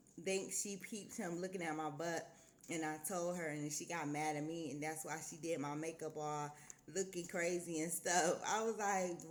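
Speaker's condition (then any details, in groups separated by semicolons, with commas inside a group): No condition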